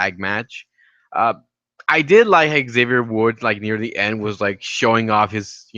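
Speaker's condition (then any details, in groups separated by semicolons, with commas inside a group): No condition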